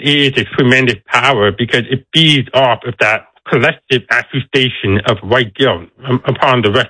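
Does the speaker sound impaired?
Yes: deafness; deaf accent.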